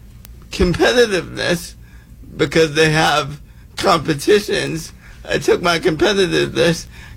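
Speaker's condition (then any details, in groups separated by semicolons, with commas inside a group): Cerebral palsy; physical disability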